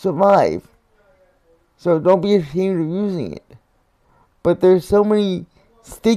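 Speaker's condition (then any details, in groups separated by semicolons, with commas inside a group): Cerebral palsy; uses voice dictation and typing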